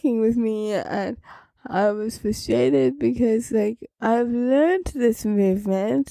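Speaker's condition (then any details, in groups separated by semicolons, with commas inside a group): Cerebral palsy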